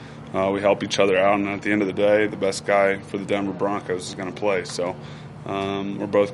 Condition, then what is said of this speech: None; typical speech.